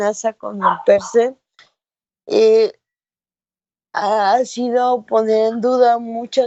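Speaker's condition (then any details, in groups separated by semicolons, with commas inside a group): Cerebral palsy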